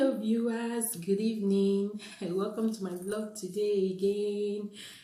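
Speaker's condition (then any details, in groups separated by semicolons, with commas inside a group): No condition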